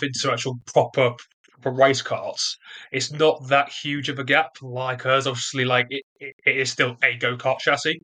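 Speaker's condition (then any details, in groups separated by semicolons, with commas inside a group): Stutter; developmental, onset early childhood, lifelong, more severe during trial, barely able to speak first six months in prison; stutters during this interview; ignores disfluencies and keeps talking, media presence trained as main focus; repeated sounds, prolonged sounds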